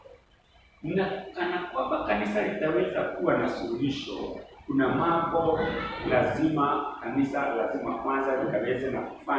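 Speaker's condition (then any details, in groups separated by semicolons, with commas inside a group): No condition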